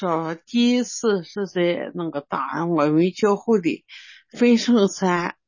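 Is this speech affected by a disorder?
Yes: brain hemorrhage; two brain hemorrhages; speech still not fluent.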